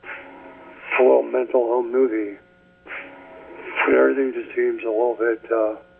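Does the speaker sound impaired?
Yes: ALS; speech getting worse.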